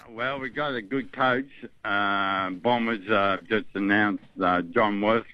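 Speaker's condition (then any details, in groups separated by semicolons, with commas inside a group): Motor neurone disease; no treatment or cure available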